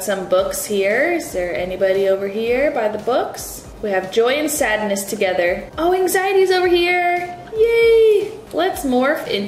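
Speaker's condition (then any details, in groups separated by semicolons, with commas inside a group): No condition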